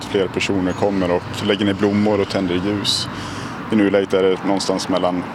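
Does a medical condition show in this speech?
No.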